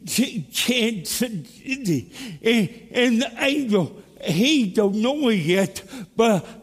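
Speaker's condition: Cerebral palsy; speech impediment

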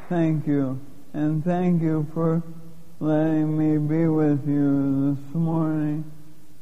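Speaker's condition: Lou Gehrig's disease; given 3 to 5 years to live

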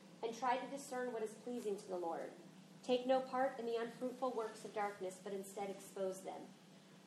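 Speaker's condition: No condition

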